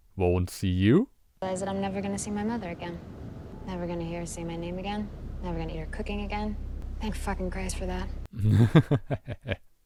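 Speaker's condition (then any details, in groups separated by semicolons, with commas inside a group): No condition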